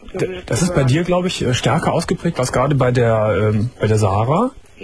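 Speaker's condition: No condition

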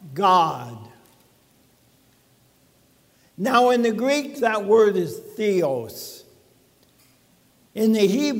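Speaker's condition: ALS; wearing foot brace for first time, may stumble and fall

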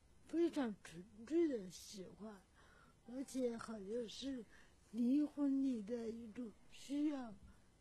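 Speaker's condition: Cerebral palsy; unclear

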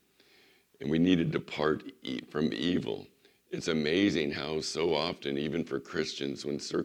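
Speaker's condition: Vocal cord surgery recovery; voice not ready for full message, doctor limits teaching to 10-15 minutes

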